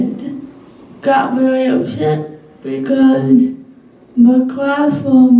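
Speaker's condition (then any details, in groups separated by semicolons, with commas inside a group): Cerebral palsy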